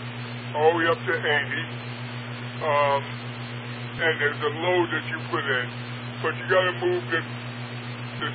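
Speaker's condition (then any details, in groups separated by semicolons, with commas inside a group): Parkinson's; largely wheelchair bound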